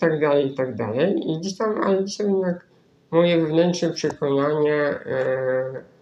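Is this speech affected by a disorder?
Yes: spinal muscular atrophy; nervous system disease preventing muscle building, arm and leg muscle wasting; cannot use normal keyboard, uses phone touchscreen connected directly to computer, right-click via two keys.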